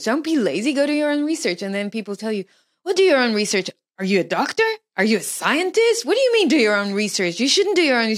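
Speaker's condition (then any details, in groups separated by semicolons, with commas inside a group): No condition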